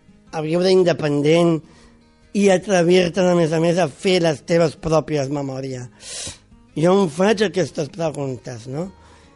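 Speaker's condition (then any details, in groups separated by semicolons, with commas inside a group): Down syndrome; congenital, born with it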